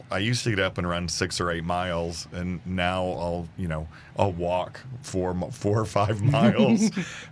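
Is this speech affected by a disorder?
No.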